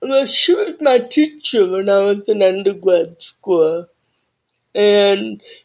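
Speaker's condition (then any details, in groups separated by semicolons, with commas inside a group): Deafness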